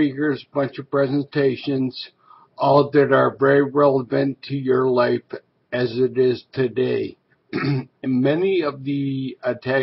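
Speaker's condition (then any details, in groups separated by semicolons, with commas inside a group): Ataxia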